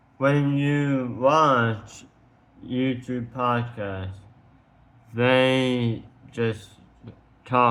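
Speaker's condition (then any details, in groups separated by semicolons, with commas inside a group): Tongue cancer surgery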